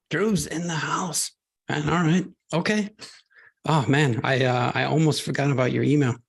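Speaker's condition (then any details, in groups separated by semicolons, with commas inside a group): No condition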